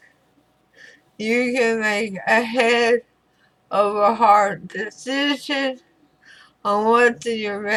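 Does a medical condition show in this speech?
Yes: throat cancer radiation damage.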